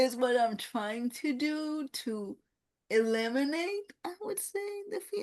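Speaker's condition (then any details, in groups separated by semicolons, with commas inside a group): Cerebral palsy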